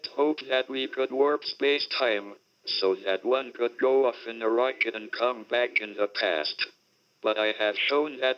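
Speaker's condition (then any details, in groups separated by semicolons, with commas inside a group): Motor neuron disease (ALS), speech-generating device; diagnosed during phd at cambridge university, progressive weakness, muscle wastage, walking difficulty; body hardly works at all, causes discomfort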